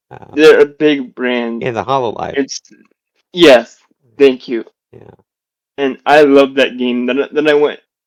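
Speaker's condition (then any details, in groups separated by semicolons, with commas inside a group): Generalized dystonia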